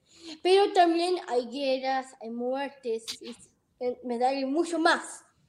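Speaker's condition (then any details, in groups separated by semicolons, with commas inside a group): Down syndrome; present from birth, heart surgery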